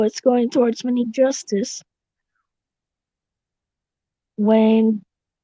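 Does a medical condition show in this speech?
Yes: cerebral palsy; tracheotomy.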